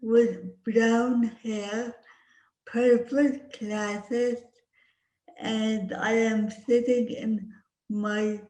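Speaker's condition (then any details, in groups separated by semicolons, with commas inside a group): Cerebral palsy; speech impediment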